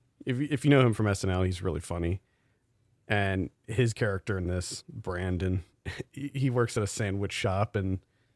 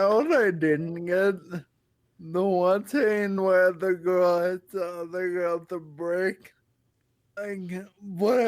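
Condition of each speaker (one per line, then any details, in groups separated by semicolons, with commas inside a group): No condition
Friedreich's ataxia; Friedreich's ataxia, affects balance and coordination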